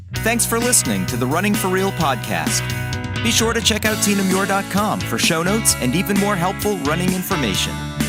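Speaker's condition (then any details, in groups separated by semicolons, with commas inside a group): No condition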